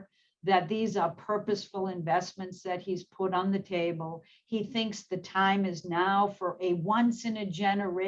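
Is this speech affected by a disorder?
No.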